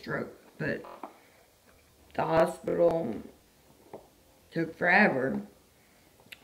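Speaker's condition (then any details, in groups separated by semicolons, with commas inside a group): Disability causing slurred speech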